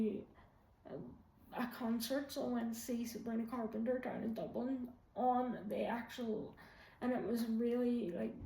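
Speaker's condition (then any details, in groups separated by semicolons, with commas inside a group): Quadriplegic cerebral palsy; most severe type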